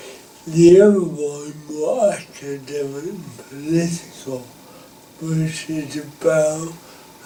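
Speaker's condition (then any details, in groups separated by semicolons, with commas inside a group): Cerebral palsy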